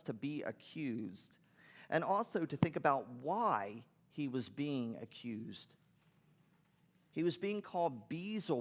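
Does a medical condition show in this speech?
No.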